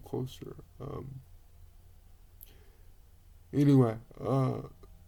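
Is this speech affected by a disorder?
Yes: cerebral palsy; quadriplegic.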